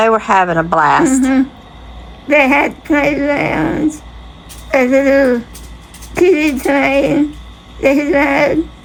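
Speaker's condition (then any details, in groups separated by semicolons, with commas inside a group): Spinal muscular atrophy type 2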